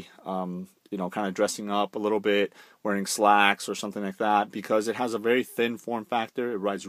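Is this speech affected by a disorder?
No.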